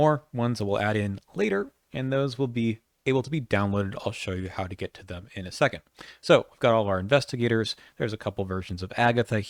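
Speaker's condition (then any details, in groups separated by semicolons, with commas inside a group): No condition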